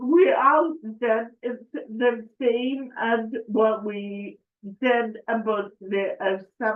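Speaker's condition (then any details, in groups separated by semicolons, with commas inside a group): Cerebral palsy; affects speech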